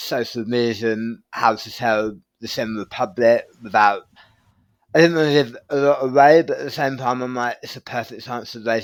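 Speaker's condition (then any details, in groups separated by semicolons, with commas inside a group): Tongue cancer surgery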